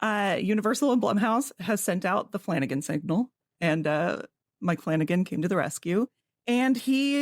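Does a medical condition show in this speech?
No.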